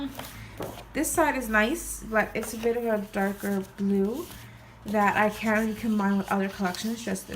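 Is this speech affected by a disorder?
No.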